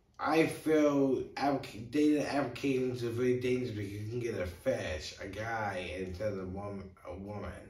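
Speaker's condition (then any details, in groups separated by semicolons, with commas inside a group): Brain injury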